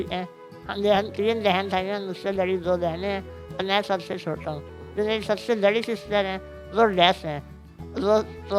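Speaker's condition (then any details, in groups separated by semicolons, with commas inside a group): Muscular dystrophy; genetic, since childhood, fully wheelchair bound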